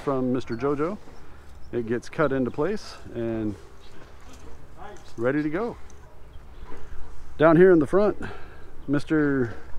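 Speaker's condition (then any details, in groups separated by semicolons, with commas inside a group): No condition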